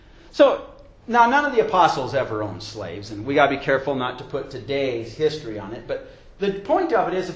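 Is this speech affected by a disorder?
No.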